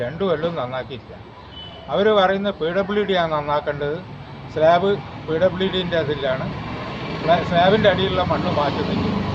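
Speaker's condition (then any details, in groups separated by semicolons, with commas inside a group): No condition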